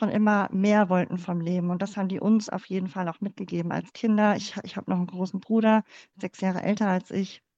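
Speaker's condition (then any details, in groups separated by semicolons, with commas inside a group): Cleft palate; congenital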